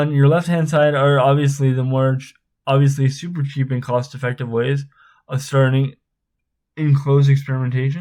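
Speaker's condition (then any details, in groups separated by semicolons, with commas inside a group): Spastic cerebral palsy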